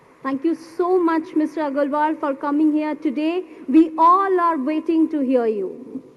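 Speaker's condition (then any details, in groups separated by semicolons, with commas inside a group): No condition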